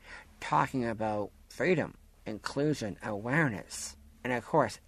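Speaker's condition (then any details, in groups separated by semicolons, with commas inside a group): Down syndrome; disability since childhood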